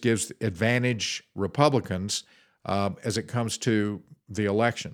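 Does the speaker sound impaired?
No.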